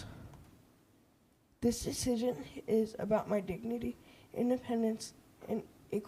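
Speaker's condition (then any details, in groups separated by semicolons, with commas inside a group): Cerebral palsy; power wheelchair user; reduced energy levels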